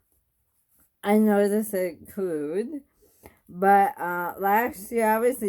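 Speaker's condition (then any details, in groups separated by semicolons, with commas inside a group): Bulbar ALS; bulbar onset, tongue fasciculations and atrophy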